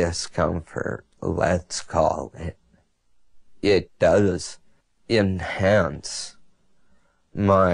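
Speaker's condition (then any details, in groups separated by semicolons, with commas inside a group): Multiple sclerosis; after smoking marijuana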